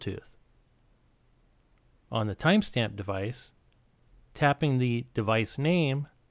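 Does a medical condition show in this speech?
No.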